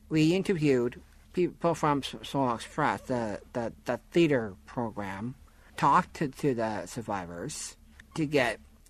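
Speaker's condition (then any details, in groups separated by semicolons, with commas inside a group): Down syndrome; disability since childhood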